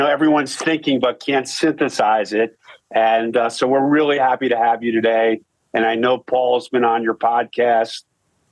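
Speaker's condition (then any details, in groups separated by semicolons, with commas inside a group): No condition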